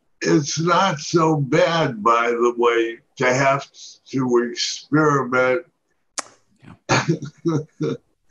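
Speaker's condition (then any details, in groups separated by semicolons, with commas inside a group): Parkinson's disease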